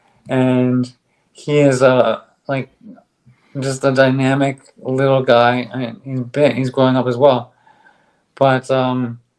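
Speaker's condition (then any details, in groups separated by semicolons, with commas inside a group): ALS; on drug, stronger bite, speaks better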